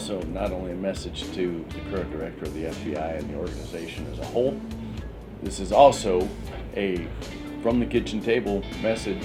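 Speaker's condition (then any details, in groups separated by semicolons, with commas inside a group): No condition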